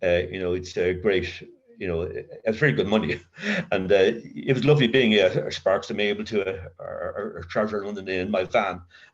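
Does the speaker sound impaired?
Yes: covert stutter; severe childhood stutter with blocks, linked to adverse childhood experience, child guidance clinic, speechless while drinking; covert since early sobriety in AA, about 40 years, occasional blocks, talks easily at meetings; stutters mostly in mind, thinks ahead around feared words, voice long felt fake; here repeated sounds.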